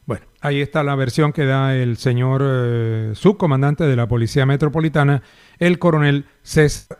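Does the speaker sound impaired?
No.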